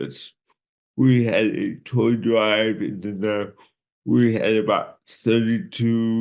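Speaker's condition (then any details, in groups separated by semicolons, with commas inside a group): Cerebral palsy; from birth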